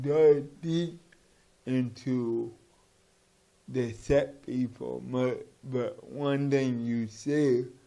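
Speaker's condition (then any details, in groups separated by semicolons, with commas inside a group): Cerebral palsy; from birth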